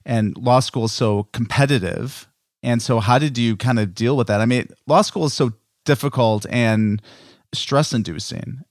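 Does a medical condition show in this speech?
No.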